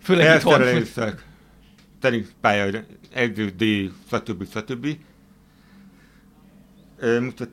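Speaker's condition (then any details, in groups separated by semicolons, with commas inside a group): Hearing impairment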